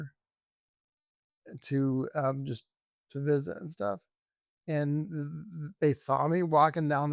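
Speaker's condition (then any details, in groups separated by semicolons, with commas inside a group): ALS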